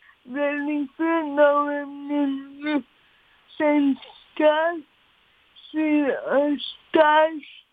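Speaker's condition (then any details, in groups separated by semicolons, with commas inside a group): Cerebral palsy; speech affected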